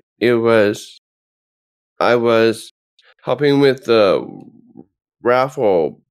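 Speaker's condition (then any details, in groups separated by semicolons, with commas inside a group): Down syndrome; from birth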